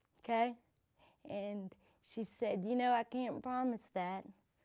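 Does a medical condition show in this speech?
Yes: cerebral palsy; from birth.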